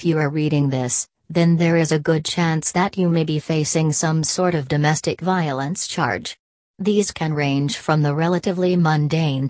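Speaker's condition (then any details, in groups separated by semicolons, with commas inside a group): No condition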